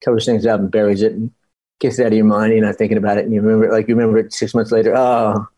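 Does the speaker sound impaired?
Yes: Parkinson's disease; Parkinson's about 30 years, spinal tumor removed to prevent paralysis, relearned walking mechanics afterward; cannot stop hands moving, body moves and freezes, still walks poorly, cannot type or write; after back surgery, trouble recalling lines, could not speak them as intended.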